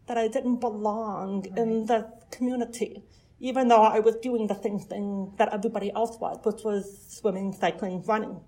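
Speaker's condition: Deafness; hearing impaired

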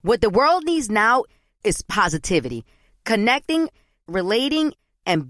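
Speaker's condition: No condition

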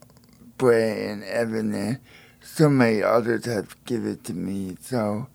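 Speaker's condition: Spastic quadriplegia cerebral palsy; wheelchair user

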